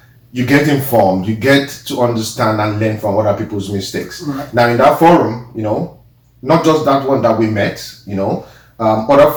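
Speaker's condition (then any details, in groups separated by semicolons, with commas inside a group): No condition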